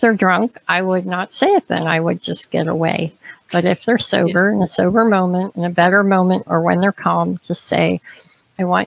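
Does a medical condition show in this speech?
Yes: cleft palate; congenital, extremely severe, no nose, no upper lip, trachea issues, experimental plastic surgery; unclear speech at school age, early extreme breathing difficulties, feeding problems.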